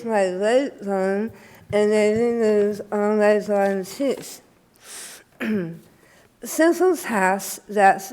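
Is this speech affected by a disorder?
Yes: tongue and floor-of-mouth cancer; stage 3 tongue, mouth-floor cancer, surgery, neck dissection, tracheostomy, radiation bone death; survivor; voice often not understood by machines, worse when stressed.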